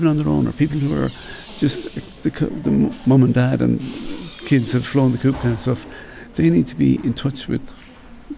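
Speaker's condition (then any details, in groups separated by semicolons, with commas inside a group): Young onset Parkinson's disease; diagnosed at 44, hand stopping, no arm swing before, later heavy shaking; about 15 years since diagnosis, deteriorating faster than hoped, earlier medication not very effective, regular exercise; voice was fading, noticed by wife, intensive LSVT Loud therapy, ongoing exercises keep voice strong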